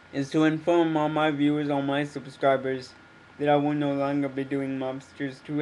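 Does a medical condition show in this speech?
Yes: cerebral palsy.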